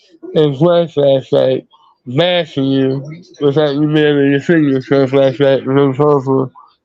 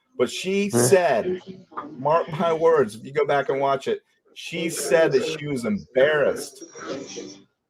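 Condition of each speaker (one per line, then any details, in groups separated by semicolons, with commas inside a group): Mouth cancer, tongue removed; mouth, neck and throat cancer, tongue removed; multiple surgeries; hard to understand, difficulty enunciating words
No condition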